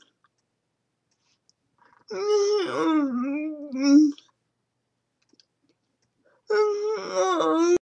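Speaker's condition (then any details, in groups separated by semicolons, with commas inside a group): Cerebral palsy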